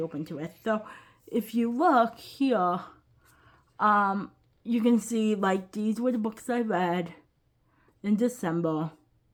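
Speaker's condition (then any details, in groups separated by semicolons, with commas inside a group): Cerebral palsy, quadriplegic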